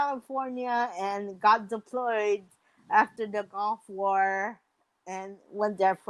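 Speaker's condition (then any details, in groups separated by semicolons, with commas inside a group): Mild cerebral palsy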